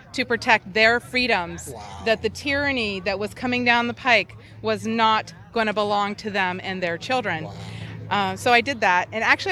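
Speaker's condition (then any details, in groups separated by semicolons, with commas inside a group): No condition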